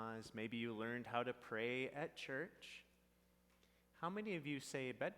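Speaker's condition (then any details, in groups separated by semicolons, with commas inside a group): No condition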